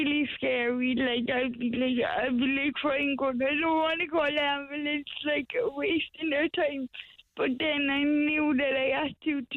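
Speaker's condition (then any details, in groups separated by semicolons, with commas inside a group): Cerebral palsy; wheelchair user, scoliosis, spinal surgery; recovering from spinal surgery, still in wheelchair; severe breathing difficulty before surgery, sometimes hospitalized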